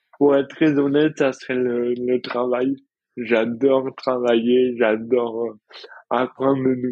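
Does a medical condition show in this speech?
Yes: dystonia.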